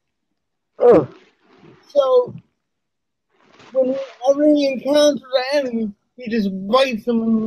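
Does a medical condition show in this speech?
Yes: cerebral palsy; uses wheelchair.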